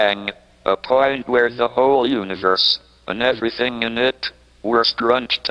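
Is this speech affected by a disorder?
Yes: ALS, through a speech-generating device.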